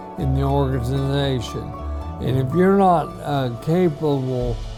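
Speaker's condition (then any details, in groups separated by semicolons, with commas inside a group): ALS; few months since diagnosis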